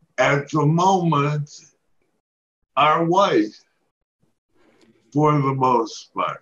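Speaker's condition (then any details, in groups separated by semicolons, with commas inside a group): Parkinson's disease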